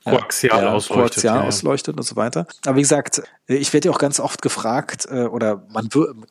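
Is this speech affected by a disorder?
No.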